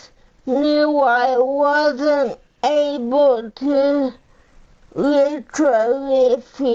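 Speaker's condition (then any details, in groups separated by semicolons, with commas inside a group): Cerebral palsy; powerchair user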